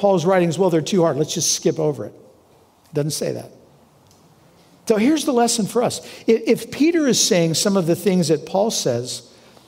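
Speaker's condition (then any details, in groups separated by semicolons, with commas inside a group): No condition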